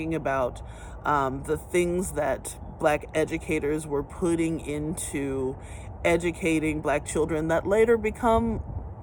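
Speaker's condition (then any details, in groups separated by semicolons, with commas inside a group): No condition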